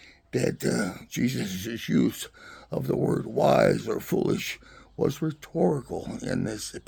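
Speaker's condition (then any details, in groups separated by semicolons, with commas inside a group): Parkinson's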